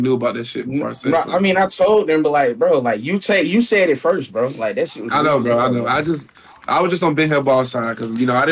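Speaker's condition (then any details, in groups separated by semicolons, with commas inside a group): No condition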